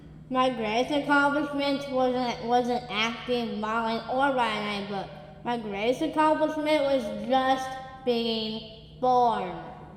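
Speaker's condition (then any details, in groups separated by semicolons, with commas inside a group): Down syndrome; suspected prenatally, present from birth, petite stature, occupational and physical therapy from infancy; speech therapy from infancy, answered audition questions with clarity at age 6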